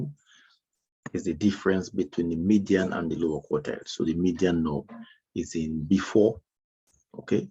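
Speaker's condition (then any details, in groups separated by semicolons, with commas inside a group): No condition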